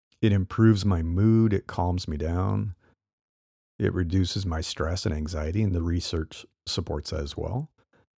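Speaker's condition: No condition

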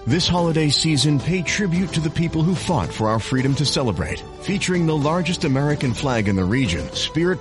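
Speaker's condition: No condition

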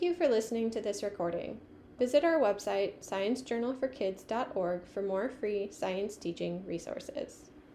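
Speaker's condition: No condition

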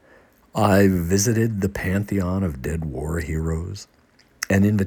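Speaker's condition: No condition

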